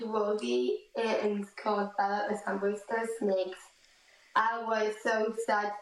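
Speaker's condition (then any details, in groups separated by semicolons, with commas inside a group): Down syndrome; age 14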